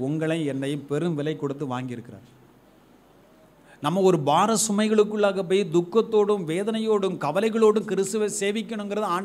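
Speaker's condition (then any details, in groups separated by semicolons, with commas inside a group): No condition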